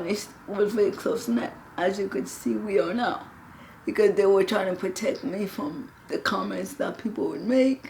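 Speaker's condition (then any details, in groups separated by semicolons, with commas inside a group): Cerebral palsy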